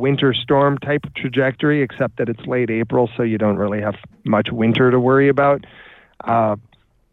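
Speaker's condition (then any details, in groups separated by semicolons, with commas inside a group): No condition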